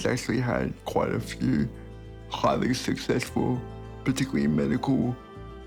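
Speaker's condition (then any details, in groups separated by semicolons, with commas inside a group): Cerebral palsy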